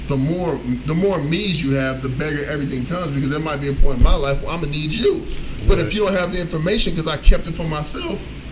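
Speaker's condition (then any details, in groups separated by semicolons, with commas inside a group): No condition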